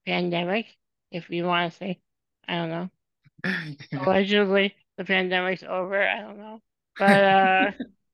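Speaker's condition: Spinal muscular atrophy; depends on caregivers

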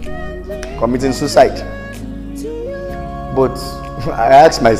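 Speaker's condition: No condition

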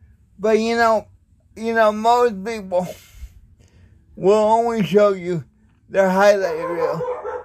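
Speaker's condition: Cerebral palsy

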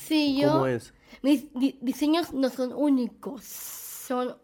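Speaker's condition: Down syndrome; present from birth

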